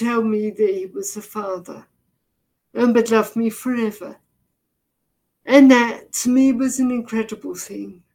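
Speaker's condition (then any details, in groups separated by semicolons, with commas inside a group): Deafness, severe; sees blurs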